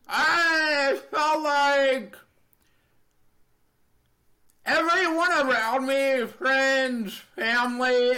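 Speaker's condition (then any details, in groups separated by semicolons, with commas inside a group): Deafness, Neurofibromatosis Type 2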